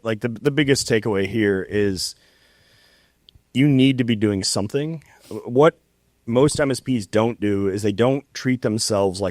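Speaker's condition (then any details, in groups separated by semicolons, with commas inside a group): No condition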